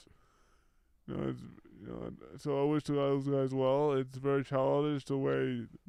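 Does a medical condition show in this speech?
Yes: brain injury.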